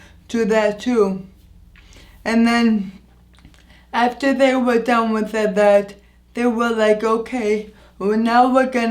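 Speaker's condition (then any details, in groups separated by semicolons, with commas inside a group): Anoxic brain injury; injury affects voice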